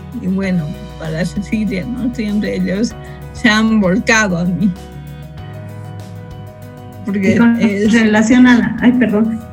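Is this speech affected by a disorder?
Yes: cerebral palsy from birth.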